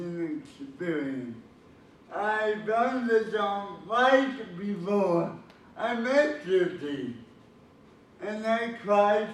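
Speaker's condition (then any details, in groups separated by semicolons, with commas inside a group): Cerebral palsy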